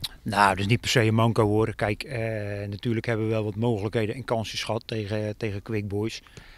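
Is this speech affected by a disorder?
No.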